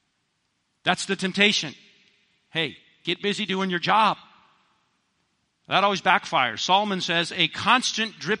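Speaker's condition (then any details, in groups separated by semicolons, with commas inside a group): No condition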